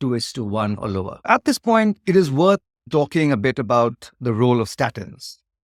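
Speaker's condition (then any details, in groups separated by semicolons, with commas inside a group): No condition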